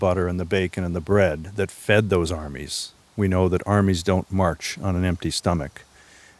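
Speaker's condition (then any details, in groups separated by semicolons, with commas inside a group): No condition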